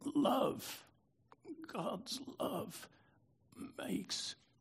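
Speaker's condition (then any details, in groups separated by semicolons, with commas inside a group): Spasmodic dystonia; prior stroke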